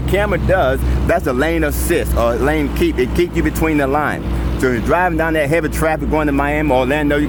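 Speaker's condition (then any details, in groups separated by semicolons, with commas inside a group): No condition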